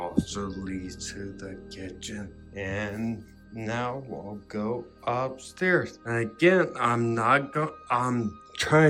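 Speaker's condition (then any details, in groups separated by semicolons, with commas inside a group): Ataxia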